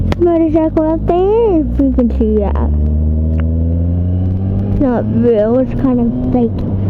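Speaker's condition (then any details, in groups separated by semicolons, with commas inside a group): Cerebral palsy; affects legs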